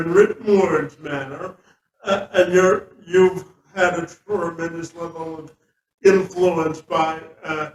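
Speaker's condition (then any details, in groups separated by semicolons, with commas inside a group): Cerebral palsy; present from birth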